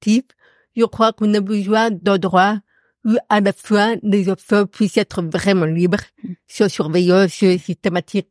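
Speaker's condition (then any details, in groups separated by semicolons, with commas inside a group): Profound congenital deafness; accent from deafness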